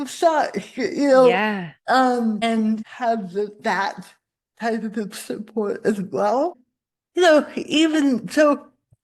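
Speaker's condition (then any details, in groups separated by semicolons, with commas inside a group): Cerebral palsy; spasticity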